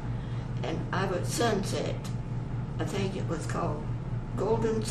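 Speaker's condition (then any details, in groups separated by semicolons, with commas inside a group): Parkinson's; onset many years earlier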